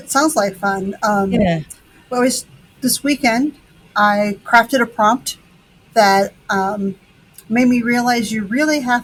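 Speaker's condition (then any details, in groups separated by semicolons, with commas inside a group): No condition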